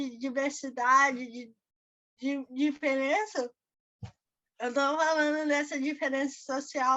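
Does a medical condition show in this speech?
Yes: cerebral palsy; diagnosed at about one year.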